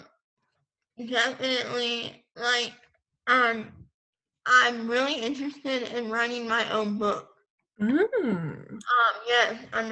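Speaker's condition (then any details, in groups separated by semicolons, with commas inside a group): Pompe disease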